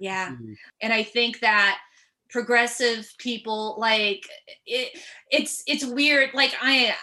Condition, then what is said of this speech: Stuttering. I'm able to use a voice to be fluent.